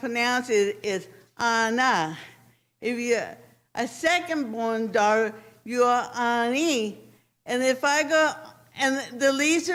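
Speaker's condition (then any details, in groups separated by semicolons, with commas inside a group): Cerebral palsy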